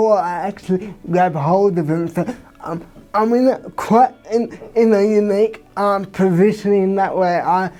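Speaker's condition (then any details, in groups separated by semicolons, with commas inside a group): Cerebral palsy; from birth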